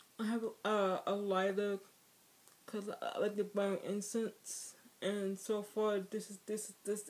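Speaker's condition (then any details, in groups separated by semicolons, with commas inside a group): Speech impairment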